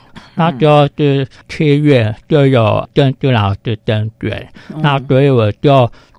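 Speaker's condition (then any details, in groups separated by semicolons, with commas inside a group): Hearing impairment; congenitally deaf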